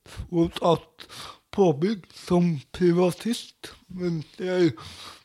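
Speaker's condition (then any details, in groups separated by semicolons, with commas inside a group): Cerebral palsy; speech difficulties, often mistaken for being drunk even when sober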